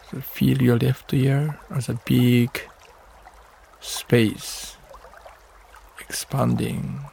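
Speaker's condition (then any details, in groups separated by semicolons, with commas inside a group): No condition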